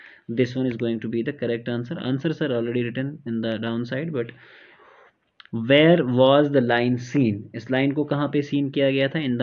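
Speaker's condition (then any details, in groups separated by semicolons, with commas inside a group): No condition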